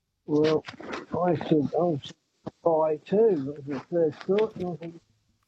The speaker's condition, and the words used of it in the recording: Parkinson's disease. Oh, okay. It might be my little problem that I have with the Parkinson's.